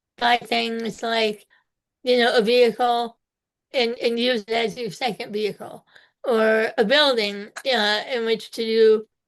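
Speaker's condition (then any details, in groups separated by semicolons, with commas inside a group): Spinal muscular atrophy type two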